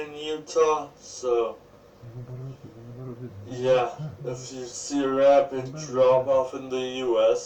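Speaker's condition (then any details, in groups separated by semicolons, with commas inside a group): Cerebral palsy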